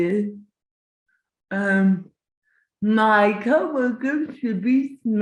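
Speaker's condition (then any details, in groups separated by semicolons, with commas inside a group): Cerebral palsy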